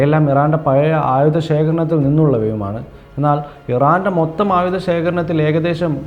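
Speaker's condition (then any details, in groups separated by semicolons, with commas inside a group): No condition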